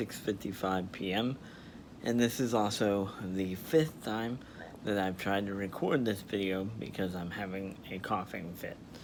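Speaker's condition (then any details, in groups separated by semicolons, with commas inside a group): Spastic diplegia cerebral palsy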